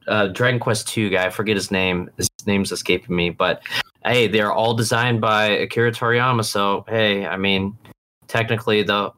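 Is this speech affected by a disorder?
No.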